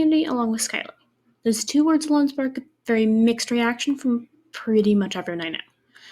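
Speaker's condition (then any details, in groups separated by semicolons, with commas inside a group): No condition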